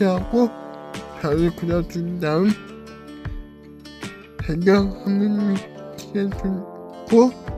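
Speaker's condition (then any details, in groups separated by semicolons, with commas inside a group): Cerebral palsy; brain lesion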